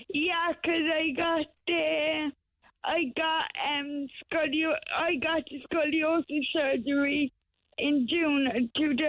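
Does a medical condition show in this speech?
Yes: cerebral palsy; wheelchair user, scoliosis, spinal surgery; recovering from spinal surgery, still in wheelchair; severe breathing difficulty before surgery, sometimes hospitalized.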